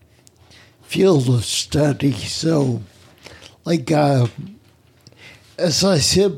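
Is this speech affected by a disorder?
Yes: spinocerebellar ataxia; rare neuromuscular disease, mobility challenged, disabilities for over 20 years, seen by neurologist; speech impediment.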